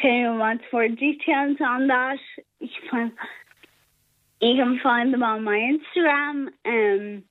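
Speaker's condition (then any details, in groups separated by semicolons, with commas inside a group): Friedreich's ataxia; rare progressive neuromuscular disease, nerve damage, muscle weakness, mobility loss, awaiting HSE reimbursement of Skyclarys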